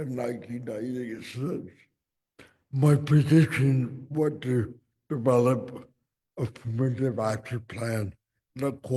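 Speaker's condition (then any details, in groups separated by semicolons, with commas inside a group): Cerebral palsy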